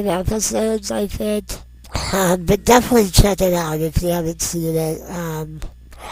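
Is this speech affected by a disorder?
Yes: non-progressive muscular dystrophy.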